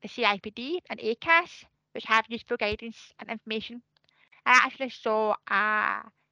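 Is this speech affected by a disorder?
Yes: deafness; many years of speech therapy to learn to talk, no sign language; speech sometimes affected.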